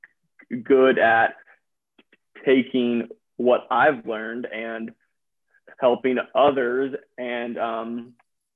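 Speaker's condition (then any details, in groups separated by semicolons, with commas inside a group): Stuttering; stuttering since around age five; blocks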